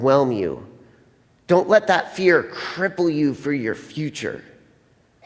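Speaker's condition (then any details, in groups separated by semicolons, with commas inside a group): No condition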